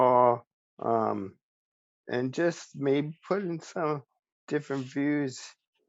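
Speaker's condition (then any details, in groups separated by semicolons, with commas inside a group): ALS; speech still preserved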